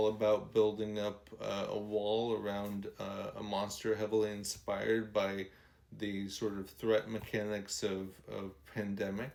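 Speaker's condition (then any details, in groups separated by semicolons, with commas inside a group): ALS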